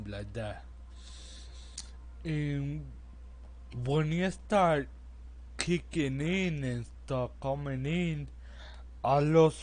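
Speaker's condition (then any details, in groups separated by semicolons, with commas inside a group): Friedreich's ataxia; genetic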